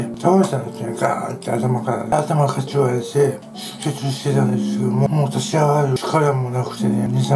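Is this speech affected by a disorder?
Yes: tongue cancer, partial glossectomy.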